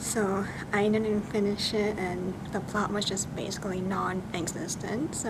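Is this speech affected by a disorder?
No.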